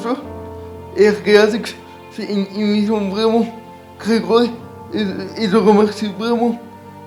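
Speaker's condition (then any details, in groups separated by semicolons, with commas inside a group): Cerebral palsy; present from birth, motor disorders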